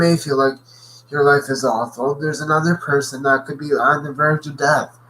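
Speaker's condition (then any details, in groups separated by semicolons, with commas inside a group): Cerebral palsy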